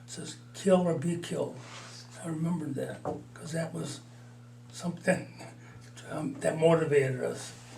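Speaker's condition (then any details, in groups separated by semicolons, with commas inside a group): Parkinson's disease; mild, about four years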